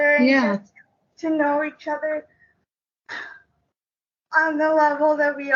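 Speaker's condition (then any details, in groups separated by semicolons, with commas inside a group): Cerebral palsy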